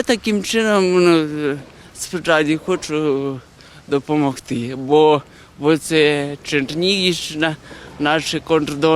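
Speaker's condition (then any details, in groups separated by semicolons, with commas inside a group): Cerebral palsy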